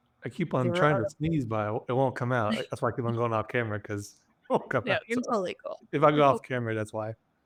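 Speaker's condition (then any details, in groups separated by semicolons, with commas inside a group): No condition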